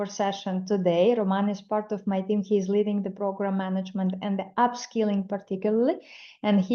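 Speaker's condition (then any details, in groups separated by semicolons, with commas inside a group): No condition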